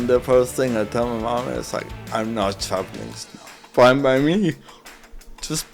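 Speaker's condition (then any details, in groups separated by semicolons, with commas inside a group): Cerebral palsy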